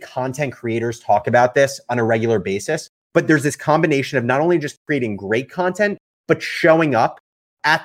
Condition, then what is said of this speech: None; typical speech.